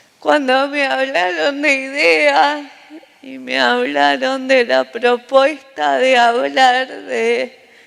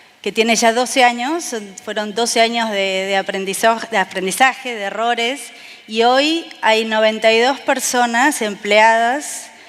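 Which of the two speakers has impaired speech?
The first: cerebral palsy; respiratory arrest at birth.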